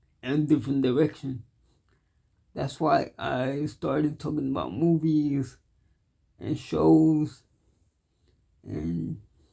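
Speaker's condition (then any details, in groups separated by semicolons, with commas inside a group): Cerebral palsy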